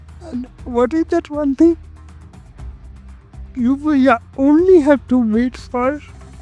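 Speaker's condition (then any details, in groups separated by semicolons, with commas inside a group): Cerebral palsy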